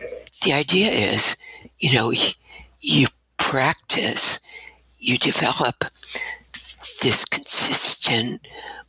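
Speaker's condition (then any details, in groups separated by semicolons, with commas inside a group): Abductor spasmodic dysphonia; voice lost shouting over rock music, diagnosed Fresno State, two damaging surgeries, last 12 years ago; significant vocal tremor since last surgery, breathiness from vocal folds opening involuntarily; staccato speaking style, shaky tremor when syllables lengthened, voice worse during university years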